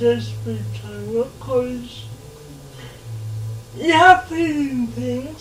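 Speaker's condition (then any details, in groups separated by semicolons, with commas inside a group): Cerebral palsy; since birth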